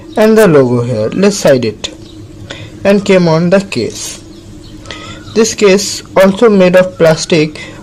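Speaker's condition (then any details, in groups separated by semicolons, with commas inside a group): No condition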